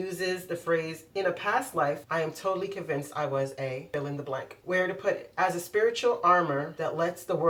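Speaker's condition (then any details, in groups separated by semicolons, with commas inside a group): No condition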